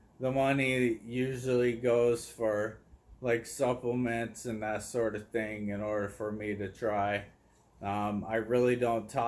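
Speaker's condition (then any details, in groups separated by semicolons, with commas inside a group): ALS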